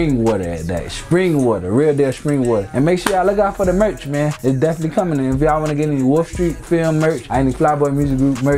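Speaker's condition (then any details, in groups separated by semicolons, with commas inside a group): No condition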